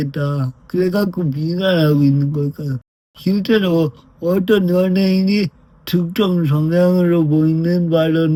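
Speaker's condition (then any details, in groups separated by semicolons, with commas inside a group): Brain lesion disability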